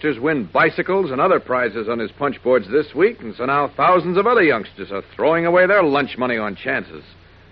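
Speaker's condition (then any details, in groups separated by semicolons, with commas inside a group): No condition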